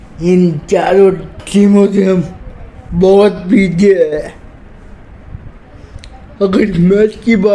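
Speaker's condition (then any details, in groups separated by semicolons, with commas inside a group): Cerebral palsy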